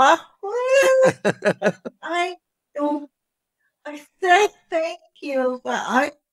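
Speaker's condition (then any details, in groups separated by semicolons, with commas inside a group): Cerebral palsy; no speech at 2.5 years, skipped babbling, speech therapy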